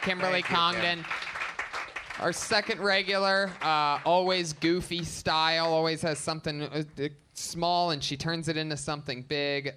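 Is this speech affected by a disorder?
No.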